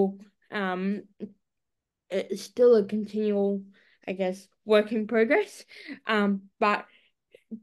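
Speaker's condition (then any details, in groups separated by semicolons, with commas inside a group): Cerebral palsy; eye-controlled speech-generating device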